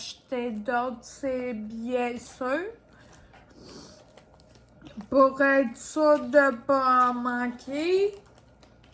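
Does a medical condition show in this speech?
Yes: ataxia; degenerative.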